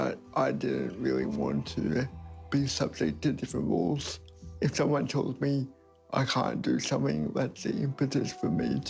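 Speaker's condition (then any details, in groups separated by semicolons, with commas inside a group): Cerebral palsy; premature birth, resuscitated at birth; diagnosed around 12 months; late speech onset around age 5-6, cannot take enough breath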